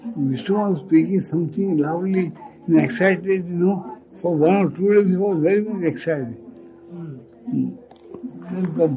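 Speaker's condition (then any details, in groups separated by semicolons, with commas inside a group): Speech loss after head injury; listeners say understandable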